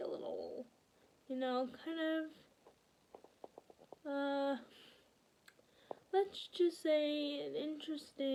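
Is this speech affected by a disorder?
Yes: cerebral palsy, spastic quadriplegic.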